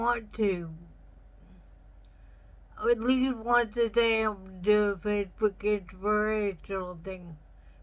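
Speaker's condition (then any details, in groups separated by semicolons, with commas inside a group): Traumatic brain injury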